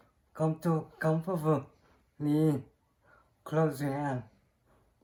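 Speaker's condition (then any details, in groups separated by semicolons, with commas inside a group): Cerebral palsy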